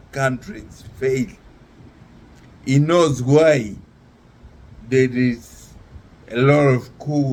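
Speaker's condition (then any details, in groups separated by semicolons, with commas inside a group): Neurological disease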